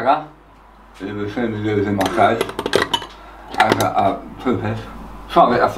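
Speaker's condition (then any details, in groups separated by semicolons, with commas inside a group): Tongue cancer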